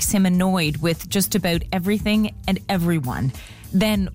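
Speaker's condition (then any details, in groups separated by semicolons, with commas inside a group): No condition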